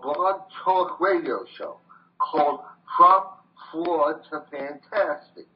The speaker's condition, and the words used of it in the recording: Tracheostomy. But because of my voice challenge, I'm concerned that when I talk to people, they're going to treat me as being dumb or stupid or retarded.